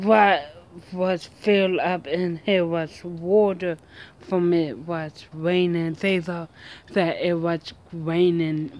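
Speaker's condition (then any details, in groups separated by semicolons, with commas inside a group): Mild cerebral palsy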